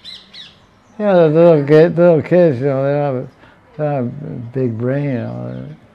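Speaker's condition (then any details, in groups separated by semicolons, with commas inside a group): Deafness; self-reported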